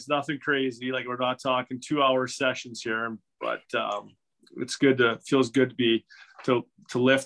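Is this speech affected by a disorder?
No.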